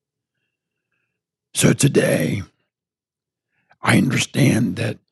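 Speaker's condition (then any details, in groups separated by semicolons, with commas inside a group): Partial laryngectomy from throat cancer; voice sounds different from typical voices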